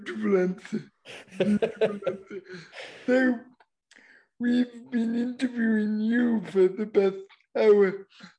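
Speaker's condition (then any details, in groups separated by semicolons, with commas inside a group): Cerebral palsy; voice described as unusual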